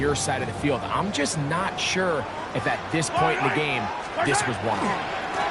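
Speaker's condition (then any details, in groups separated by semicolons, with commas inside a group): No condition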